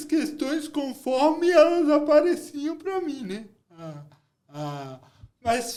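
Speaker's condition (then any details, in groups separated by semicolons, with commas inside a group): Cerebral palsy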